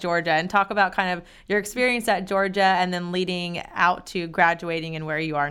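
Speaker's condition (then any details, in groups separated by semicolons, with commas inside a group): No condition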